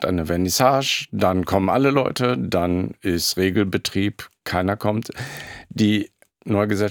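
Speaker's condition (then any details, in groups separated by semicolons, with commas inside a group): No condition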